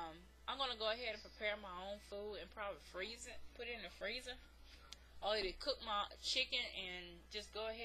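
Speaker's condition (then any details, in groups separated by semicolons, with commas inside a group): No condition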